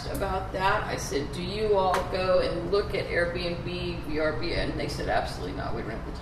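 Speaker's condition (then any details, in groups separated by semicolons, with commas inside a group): No condition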